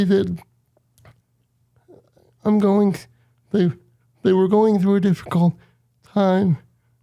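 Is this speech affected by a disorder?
Yes: cerebral palsy.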